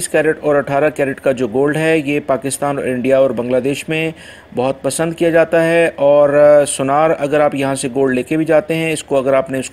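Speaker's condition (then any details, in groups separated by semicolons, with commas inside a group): No condition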